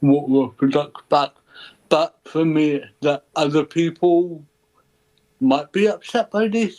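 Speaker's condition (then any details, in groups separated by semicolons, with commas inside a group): Cerebral palsy; ataxic type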